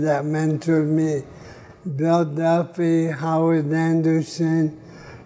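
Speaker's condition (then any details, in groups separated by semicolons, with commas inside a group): ALS (Lou Gehrig's disease)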